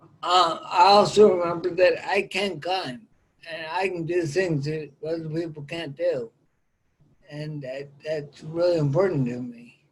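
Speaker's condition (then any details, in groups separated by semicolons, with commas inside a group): Ataxia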